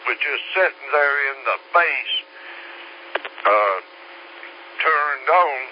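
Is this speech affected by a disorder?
Yes: slurred speech; stroke 3 years ago.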